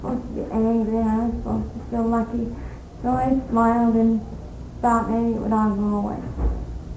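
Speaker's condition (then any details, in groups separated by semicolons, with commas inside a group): Cerebral palsy; speaks fluently with few pauses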